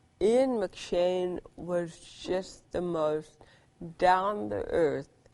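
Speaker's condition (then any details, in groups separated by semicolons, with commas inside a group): Cerebral palsy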